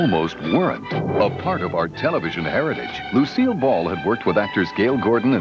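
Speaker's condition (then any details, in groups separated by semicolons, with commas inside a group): No condition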